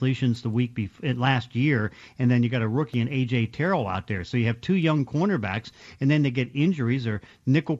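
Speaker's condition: No condition

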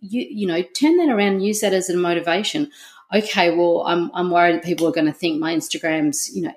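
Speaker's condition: No condition

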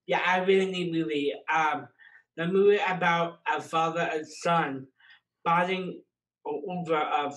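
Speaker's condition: Down syndrome; congenital, open heart surgery before 3 months for two heart holes and leaky valve

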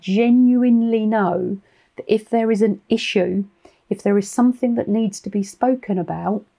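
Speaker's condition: No condition

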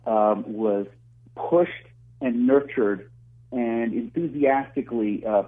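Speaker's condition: No condition

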